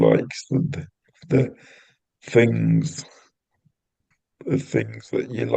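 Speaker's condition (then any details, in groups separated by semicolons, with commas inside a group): Cerebral palsy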